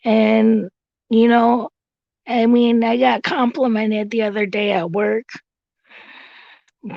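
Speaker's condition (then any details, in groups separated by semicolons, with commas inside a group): Cerebral palsy; affects walking; legs sometimes freeze, unable to move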